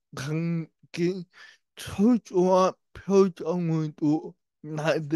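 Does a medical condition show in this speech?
Yes: brain lesion disability.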